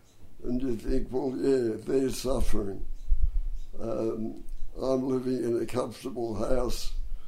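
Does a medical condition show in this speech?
Yes: dystonia and cerebral palsy; adult dystonia pulling neck backwards.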